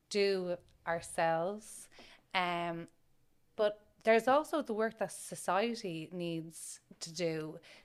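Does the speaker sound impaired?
Yes: stammering; lifelong stammer, teenage speech therapy, Dublin Adult Stuttering group therapy at 20 by Jonathan Linklater; adult who stammers, still fears being caught out, stammers more when anxious; long tried to pass as fluent, uses voluntary stammering, sometimes still hides stammer; here blocks.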